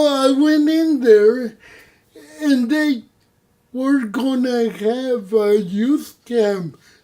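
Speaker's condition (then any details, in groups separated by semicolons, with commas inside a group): Cerebral palsy; from birth, no control over joints, movements, voice; no voice control, unusual voice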